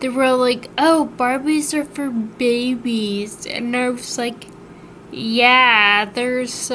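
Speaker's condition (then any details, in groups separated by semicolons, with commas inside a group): Friedreich's ataxia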